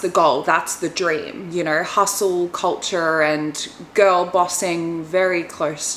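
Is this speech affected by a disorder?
No.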